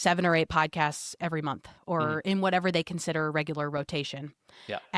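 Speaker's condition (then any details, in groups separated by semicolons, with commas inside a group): No condition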